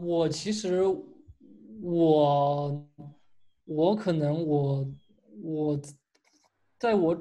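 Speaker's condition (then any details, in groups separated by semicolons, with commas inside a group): Stuttering; stuttering since early primary school, blocks when called on, fluent in choral reading, childhood ENT visit unhelpful; controls stuttering with speech techniques from speech clinic therapy, including practice presentations to therapists; controls speaking speed with techniques, slow relaxed pace, techniques make stuttering noticeable to listeners; repeated words, prolonged sounds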